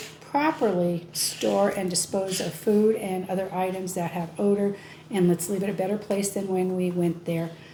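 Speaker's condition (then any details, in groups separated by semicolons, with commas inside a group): No condition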